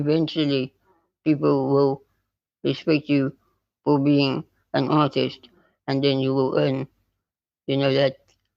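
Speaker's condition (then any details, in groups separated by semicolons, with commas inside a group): Spinal muscular atrophy type 2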